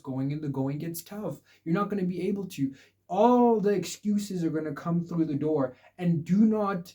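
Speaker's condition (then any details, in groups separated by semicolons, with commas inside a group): No condition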